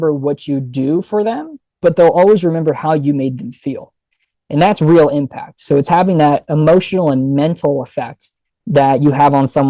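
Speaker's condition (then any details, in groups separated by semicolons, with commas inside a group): No condition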